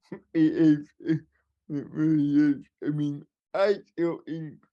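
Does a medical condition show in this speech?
Yes: cerebral palsy, spastic and dyskinetic.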